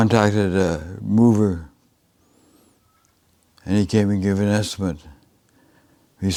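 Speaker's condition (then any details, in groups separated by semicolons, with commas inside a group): Advanced Parkinson's disease, severe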